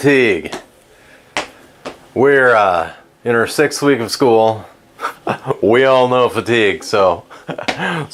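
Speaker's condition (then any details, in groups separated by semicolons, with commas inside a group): No condition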